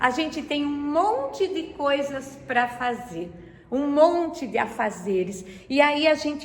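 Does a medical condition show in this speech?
No.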